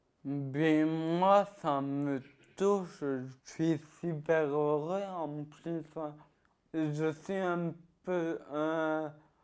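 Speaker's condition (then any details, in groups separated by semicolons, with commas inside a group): Ataxia-telangiectasia; ataxia-telangiectasia, genetic, affects muscles; age 20, onset infancy, no walking or writing, wheelchair; trouble eating and drinking alone, drooled as infant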